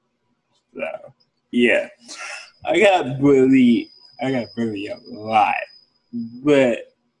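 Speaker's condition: Cerebral palsy; therapists involved in upbringing

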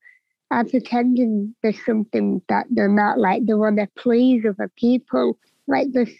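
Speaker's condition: Cleft palate; congenital

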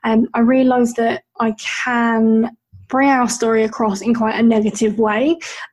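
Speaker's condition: Bilateral cleft lip and palate; congenital

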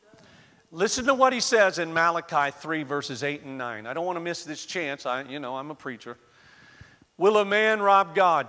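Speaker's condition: No condition

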